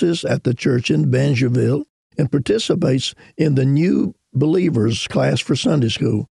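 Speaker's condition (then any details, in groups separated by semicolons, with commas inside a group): No condition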